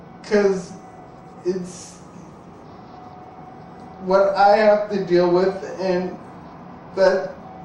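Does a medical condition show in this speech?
Yes: ataxia; undiagnosed form, affects gait and balance; progressing, cycling to slow weakness; began stammering or slurring words.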